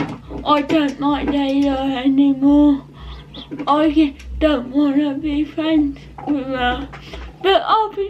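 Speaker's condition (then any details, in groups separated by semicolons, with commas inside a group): Cerebral palsy; not quadriplegic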